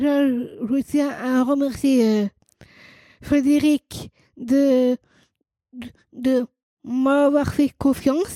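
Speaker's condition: Down syndrome, trisomy 21

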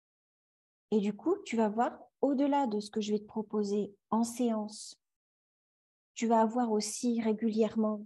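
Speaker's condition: No condition

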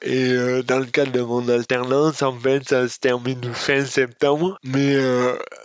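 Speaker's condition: Dystonia; eloquence disorder caused by dystonia, alongside muscular disorder

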